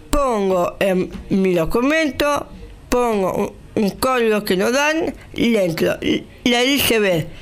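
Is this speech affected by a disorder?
Yes: Down syndrome; age 35.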